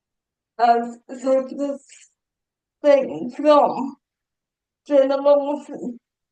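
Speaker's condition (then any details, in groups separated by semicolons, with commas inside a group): Cerebral palsy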